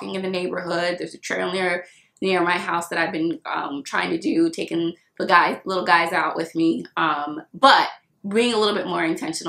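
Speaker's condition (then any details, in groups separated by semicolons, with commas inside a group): No condition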